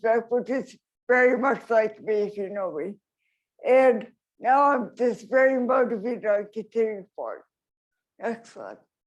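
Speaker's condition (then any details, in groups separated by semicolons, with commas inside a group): Traumatic brain injury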